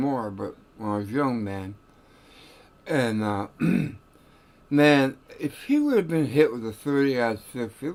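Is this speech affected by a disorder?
Yes: tongue cancer.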